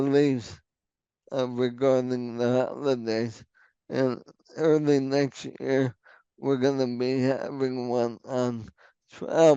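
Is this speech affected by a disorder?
Yes: ALS.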